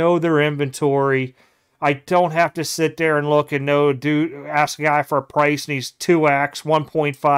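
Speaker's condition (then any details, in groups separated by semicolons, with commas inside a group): No condition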